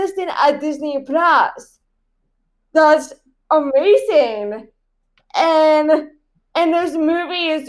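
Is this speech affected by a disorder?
Yes: cerebral palsy.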